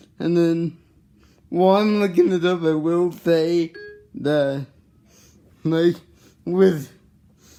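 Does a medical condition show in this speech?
Yes: cerebral palsy.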